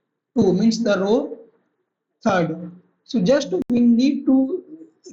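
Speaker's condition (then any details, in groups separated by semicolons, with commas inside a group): No condition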